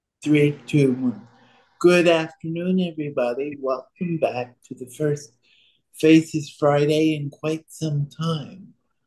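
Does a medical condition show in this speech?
Yes: cerebral palsy.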